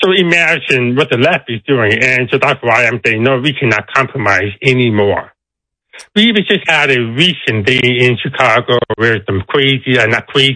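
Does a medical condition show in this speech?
Yes: deafness; deaf accent.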